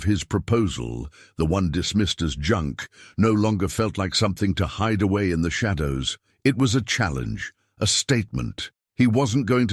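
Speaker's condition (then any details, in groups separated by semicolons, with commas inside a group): No condition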